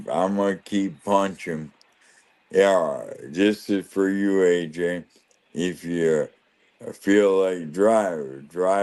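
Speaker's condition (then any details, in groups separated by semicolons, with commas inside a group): ALS; losing speech and swallowing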